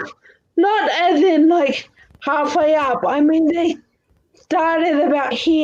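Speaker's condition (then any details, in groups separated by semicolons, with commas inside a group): Cerebral palsy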